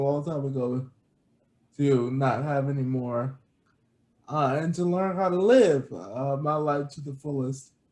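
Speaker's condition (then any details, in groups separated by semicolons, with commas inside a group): Cerebral palsy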